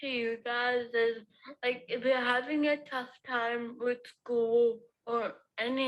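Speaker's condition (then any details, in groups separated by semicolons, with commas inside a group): Cerebral palsy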